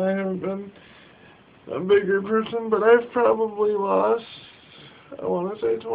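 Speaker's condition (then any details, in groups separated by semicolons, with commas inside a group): Cerebral palsy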